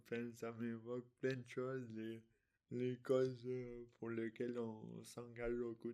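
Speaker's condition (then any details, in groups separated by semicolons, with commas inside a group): Dystonia; articulation difficulties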